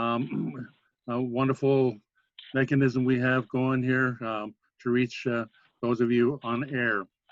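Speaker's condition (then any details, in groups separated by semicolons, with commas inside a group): No condition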